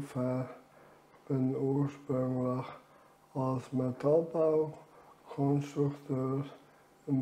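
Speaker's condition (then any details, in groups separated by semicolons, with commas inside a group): Amyotrophic lateral sclerosis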